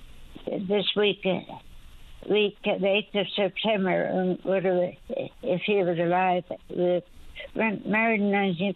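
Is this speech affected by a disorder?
Yes: speech impediment after stroke, mild; stroke a couple of years ago; some words may need clarifying, son Chess offers to clarify.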